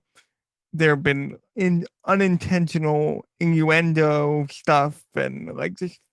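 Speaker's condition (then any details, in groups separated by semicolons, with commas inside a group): Cerebral palsy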